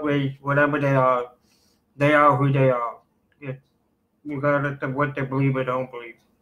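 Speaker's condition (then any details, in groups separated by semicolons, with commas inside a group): Cerebral palsy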